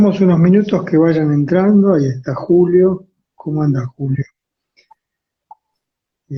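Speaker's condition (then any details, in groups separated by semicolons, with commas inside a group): No condition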